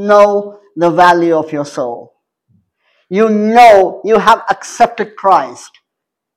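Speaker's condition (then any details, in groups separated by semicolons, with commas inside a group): Cleft palate; congenital cleft palate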